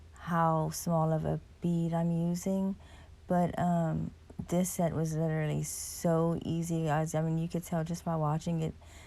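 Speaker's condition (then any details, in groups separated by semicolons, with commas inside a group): No condition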